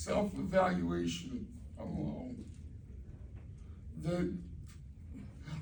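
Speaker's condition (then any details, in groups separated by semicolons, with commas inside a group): Cerebral palsy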